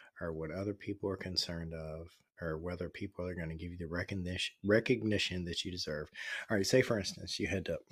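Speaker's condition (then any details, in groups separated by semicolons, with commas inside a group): No condition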